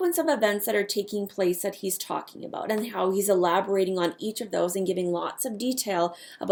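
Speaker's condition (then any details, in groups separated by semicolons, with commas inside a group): No condition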